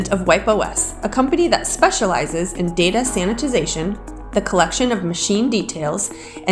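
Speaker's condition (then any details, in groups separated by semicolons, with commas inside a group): No condition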